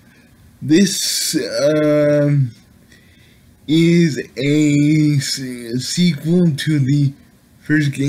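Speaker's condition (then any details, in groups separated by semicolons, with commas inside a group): Cerebral palsy; able to speak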